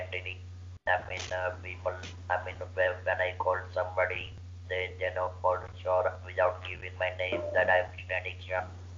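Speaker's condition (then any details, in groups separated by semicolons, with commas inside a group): Laryngeal cancer surgery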